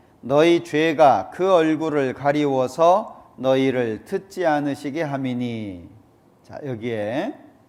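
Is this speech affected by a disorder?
No.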